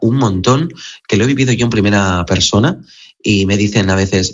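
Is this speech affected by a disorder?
No.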